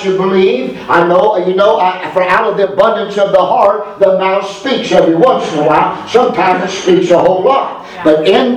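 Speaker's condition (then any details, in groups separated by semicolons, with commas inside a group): No condition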